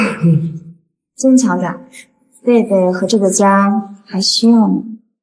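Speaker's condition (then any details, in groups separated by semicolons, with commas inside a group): No condition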